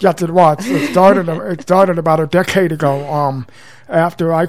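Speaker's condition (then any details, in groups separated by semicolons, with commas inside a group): Profound deafness since birth, congenital; learned speech via daily school speech therapy, mother's home drills feeling throat vibrations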